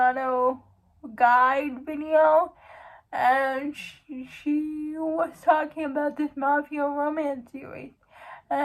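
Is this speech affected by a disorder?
Yes: cerebral palsy; uses wheelchair.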